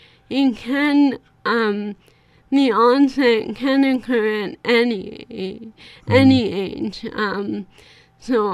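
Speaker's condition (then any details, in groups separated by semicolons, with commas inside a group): ALS; bulbar onset, minor ENT nose surgery; impeded, more nasal speech, cognition intact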